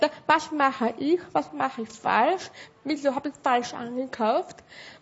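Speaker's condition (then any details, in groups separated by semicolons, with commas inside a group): Severe hearing loss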